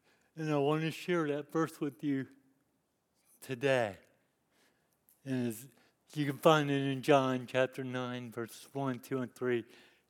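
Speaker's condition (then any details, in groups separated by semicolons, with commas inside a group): Cerebral palsy; lifelong disability since youth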